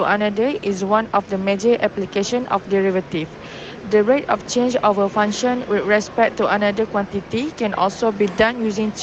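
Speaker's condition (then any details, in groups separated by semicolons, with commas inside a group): No condition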